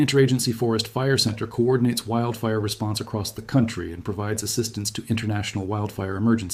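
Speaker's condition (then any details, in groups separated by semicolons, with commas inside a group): No condition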